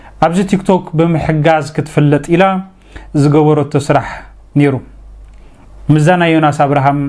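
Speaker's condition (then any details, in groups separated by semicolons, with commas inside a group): No condition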